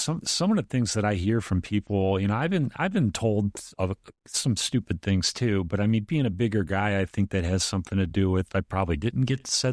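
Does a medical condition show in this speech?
No.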